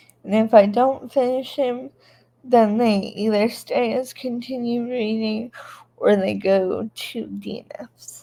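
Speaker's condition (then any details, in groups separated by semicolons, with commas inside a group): Cerebral palsy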